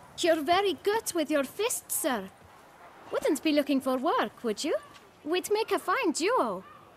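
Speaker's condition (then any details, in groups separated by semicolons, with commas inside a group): No condition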